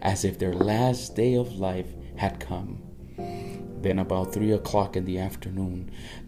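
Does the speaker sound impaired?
No.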